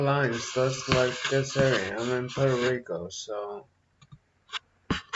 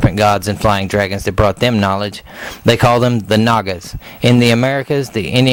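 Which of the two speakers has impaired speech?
The first: multiple sclerosis.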